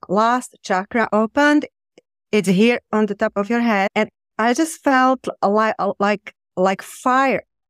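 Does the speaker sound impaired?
Yes: stuttering; stutter since childhood, free psychotherapy with psychologist for speech from age 11 for three years; still stutters, public speaking on podcasts and shows often stressful; can speak, a year ago would have refused podcasts; here repeated sounds, repeated words.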